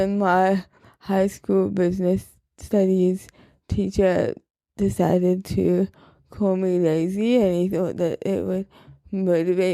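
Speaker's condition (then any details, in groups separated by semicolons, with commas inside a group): Cerebral palsy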